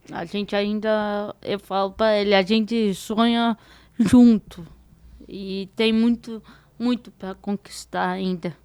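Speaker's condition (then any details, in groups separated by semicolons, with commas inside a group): Cerebral palsy; diparetic form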